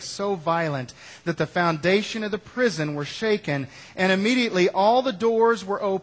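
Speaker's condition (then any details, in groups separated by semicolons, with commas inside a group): No condition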